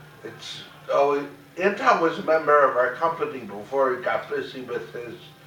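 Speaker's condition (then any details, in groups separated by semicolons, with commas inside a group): Cerebral palsy, mild; mainly affects speech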